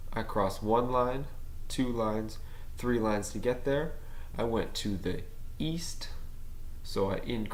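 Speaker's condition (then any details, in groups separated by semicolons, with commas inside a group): No condition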